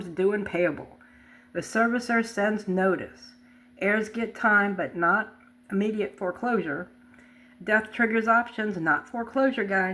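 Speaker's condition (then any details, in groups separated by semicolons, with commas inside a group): No condition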